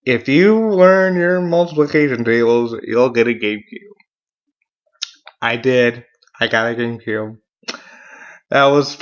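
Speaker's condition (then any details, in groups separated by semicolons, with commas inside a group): Cerebral palsy; mild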